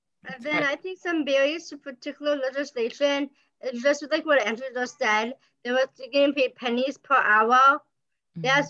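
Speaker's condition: Down syndrome

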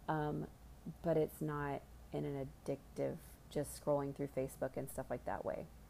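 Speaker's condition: No condition

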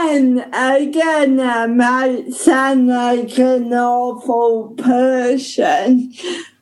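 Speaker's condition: Ataxic cerebral palsy; present from birth

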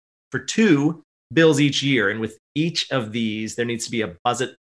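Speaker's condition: No condition

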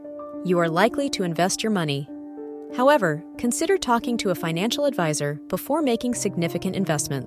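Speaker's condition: No condition

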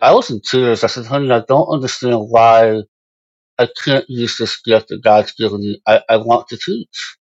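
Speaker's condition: Moebius syndrome; congenital, facial nerves undeveloped, cannot smile or frown, eyes cannot move side to side, turns head to read; a little hard to understand, certain letters hard to pronounce

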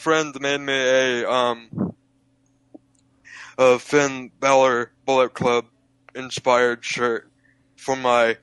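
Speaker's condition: Cerebral palsy, physical only

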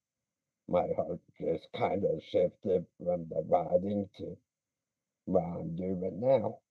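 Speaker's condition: Speech impediment

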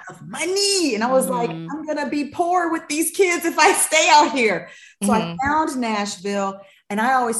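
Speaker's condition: No condition

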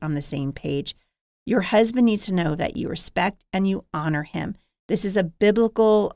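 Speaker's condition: No condition

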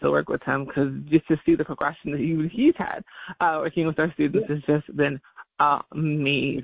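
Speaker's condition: No condition

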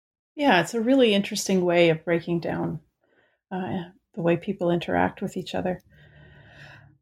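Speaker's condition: No condition

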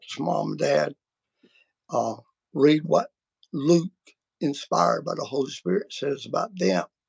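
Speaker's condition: Vocal cord surgery; including laser treatment

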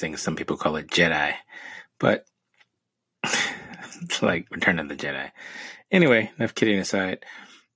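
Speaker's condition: No condition

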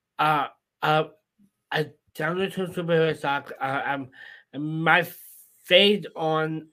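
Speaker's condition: Down syndrome

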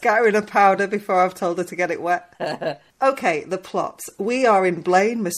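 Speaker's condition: No condition

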